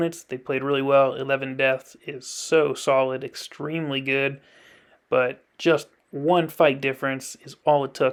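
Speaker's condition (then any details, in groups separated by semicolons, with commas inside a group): No condition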